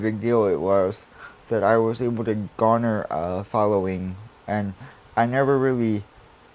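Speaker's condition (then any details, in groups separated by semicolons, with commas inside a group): Cerebral palsy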